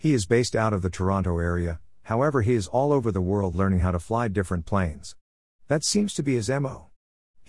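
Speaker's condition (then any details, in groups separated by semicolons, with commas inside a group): No condition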